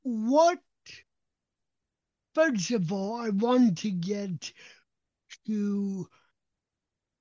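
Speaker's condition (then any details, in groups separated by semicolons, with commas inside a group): Cerebral palsy; sometimes assumed drunk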